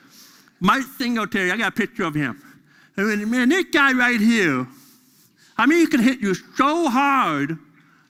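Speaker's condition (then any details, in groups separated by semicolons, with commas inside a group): Deafness; deaf during school years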